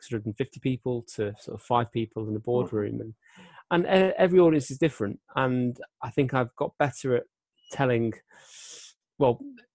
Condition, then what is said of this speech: Stuttering. I found that I was able to speak very fluently in public as opposed to on the phone or individually